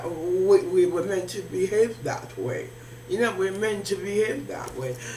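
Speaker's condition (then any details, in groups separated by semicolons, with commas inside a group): Facial palsy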